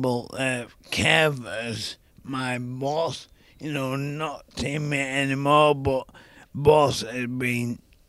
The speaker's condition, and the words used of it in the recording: ALS (motor neuron disease). What I miss is the quick response during banter.